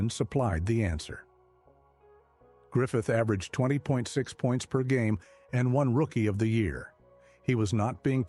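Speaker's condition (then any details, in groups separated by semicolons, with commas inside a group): No condition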